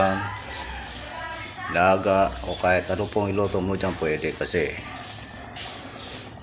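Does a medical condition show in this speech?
No.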